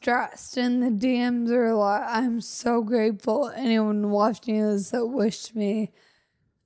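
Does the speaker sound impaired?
Yes: Friedreich's ataxia; wheelchair user, gets around and functions independently, partner Matt makes daily life easier.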